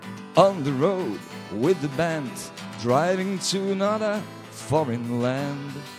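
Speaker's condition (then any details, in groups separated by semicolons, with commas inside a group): No condition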